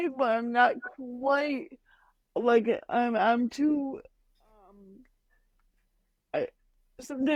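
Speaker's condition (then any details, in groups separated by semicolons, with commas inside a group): Cerebral palsy, mild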